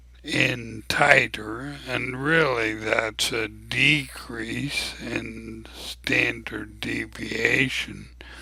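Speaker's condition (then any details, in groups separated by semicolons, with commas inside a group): ALS; abnormally slow voice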